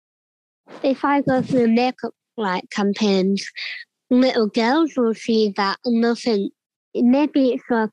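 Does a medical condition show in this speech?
Yes: cleft palate; congenital, part of a rare disease, found at birth when crying, confirmed diagnosis at 3 years.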